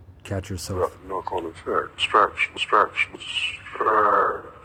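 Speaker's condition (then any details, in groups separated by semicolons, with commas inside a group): No condition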